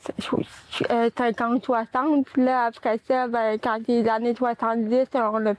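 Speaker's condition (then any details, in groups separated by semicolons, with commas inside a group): Cerebral palsy; speech and language disorder caused by cerebral palsy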